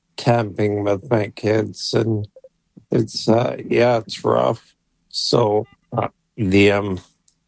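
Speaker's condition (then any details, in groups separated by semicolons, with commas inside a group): ALS; brain implant for computer control; voice failing, banked voice for AI speech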